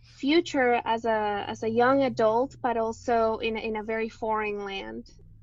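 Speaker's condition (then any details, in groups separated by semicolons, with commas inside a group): No condition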